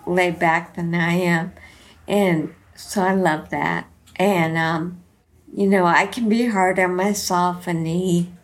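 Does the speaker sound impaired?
Yes: Friedreich's ataxia; inherited degenerative ataxia, onset around 15 or 16, diagnosed at 19, gene confirmed, balance, coordination problems; 42 years since diagnosis, worsening fatigue, hits a wall by 4 p.m; slurred speech.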